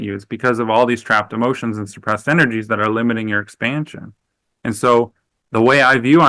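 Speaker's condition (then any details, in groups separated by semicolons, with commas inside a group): No condition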